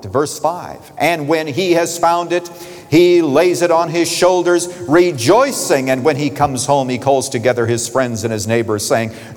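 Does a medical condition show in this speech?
No.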